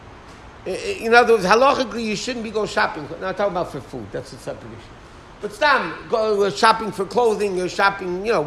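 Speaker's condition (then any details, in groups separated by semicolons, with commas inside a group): No condition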